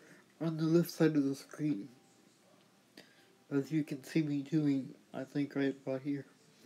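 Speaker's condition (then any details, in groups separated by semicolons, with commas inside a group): Athetoid cerebral palsy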